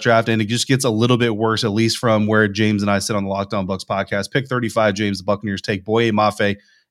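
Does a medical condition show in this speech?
No.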